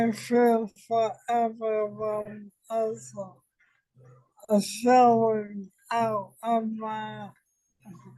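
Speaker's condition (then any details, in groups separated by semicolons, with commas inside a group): ALS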